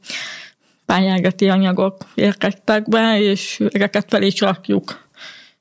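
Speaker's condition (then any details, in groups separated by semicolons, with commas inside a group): Hearing impairment; grew up in mainstream integration; communicates in spoken language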